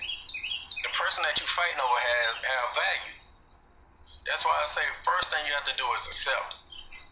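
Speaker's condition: No condition

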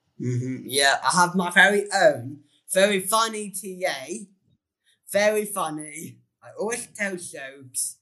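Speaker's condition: Down syndrome

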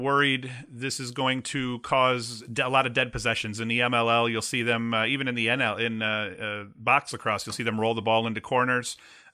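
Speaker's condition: No condition

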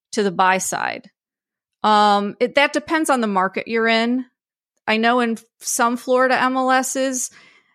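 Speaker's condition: No condition

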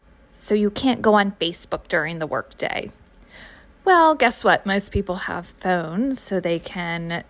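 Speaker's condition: No condition

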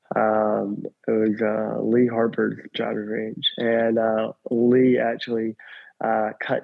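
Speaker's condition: Cleft lip and palate; congenital

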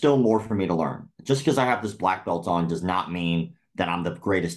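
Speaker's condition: Cleft lip and palate; speech impediment

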